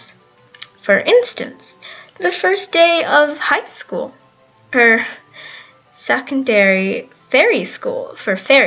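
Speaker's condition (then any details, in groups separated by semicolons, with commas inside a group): No condition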